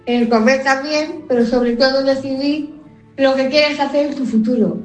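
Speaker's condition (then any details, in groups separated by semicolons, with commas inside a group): Down syndrome; adult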